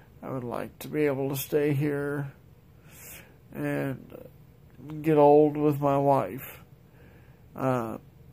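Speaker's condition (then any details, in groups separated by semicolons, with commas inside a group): Multiple sclerosis; likely primary progressive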